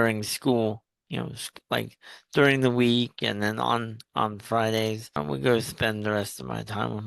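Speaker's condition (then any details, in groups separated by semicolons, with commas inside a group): Cerebral palsy; uses wheelchair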